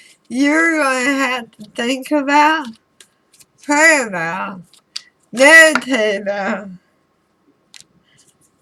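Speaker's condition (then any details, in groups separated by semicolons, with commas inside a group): Throat cancer radiation damage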